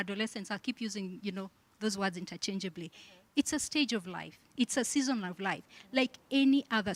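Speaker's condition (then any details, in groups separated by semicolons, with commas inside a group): No condition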